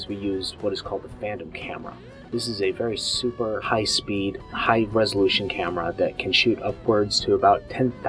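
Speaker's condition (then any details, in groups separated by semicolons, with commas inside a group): No condition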